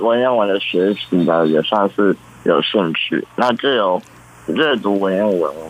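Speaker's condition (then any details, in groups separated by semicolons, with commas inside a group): Congenital muscular dystrophy; present from birth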